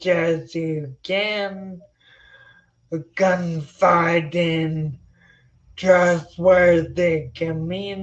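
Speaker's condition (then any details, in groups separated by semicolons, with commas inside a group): Spinocerebellar ataxia; slightly staccato speech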